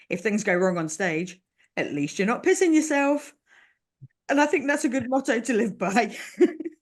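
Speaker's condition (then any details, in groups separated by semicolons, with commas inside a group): No condition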